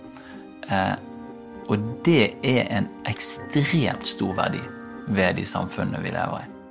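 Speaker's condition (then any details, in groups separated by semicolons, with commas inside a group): No condition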